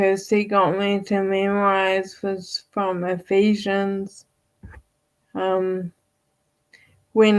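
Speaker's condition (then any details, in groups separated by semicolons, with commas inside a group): Friedreich's ataxia; wheelchair user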